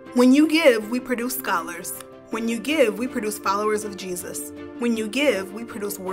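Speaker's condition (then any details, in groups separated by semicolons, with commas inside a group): No condition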